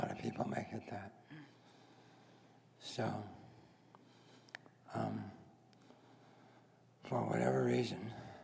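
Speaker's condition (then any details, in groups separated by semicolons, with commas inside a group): Head and neck cancer; vocal cord paralysis affects voice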